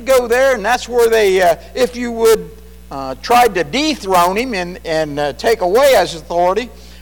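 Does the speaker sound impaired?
No.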